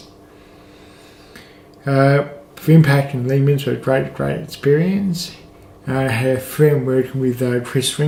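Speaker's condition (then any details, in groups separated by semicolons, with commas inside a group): Cerebral palsy, mild; right side, balance and coordination affected; speech affected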